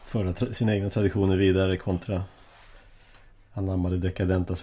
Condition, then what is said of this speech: None; typical speech.